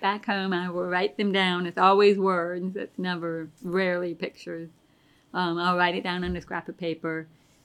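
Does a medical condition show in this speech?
Yes: deafness; pretty bad tinnitus.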